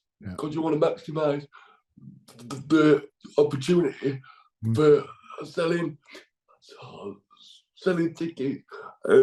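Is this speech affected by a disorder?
Yes: cerebral palsy.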